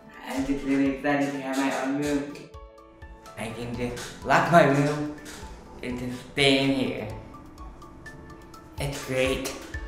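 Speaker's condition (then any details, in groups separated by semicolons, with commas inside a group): Cerebral palsy; needs a lot of physical help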